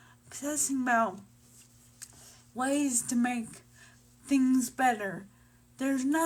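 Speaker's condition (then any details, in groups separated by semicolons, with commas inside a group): Brain injury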